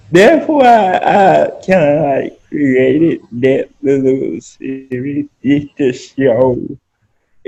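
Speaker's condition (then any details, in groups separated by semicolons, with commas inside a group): Spastic quadriplegic cerebral palsy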